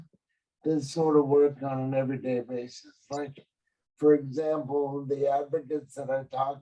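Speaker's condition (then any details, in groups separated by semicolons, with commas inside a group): Cerebral palsy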